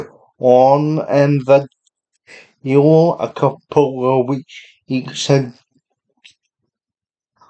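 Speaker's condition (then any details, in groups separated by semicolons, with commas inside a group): Cerebral palsy; unable to walk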